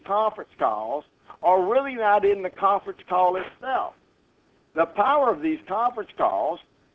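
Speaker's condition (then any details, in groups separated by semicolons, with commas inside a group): No condition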